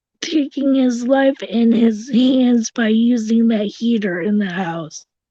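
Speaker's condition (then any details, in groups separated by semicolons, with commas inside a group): Cerebral palsy; tracheotomy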